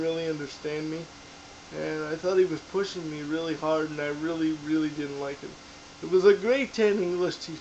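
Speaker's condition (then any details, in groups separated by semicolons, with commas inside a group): Cerebral palsy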